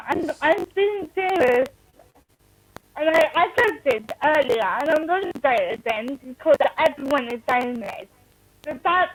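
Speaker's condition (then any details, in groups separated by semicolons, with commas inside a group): Cerebral palsy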